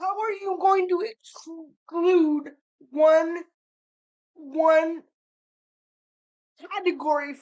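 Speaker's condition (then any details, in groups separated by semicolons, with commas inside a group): Cerebral palsy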